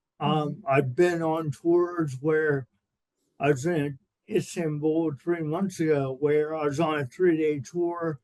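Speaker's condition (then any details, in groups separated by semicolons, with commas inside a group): Cerebral palsy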